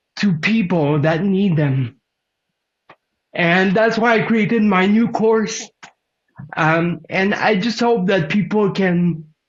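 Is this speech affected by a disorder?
Yes: cerebral palsy; present from birth.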